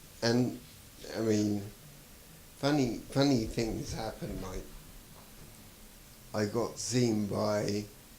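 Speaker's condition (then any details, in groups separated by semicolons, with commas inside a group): Traumatic brain injury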